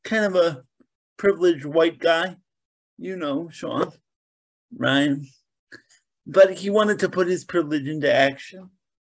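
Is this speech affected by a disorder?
Yes: cerebral palsy; mainly lower limbs affected.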